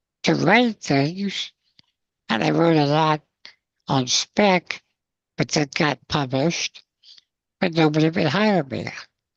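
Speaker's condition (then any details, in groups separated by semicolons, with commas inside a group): Spinal muscular atrophy, congenital; progressive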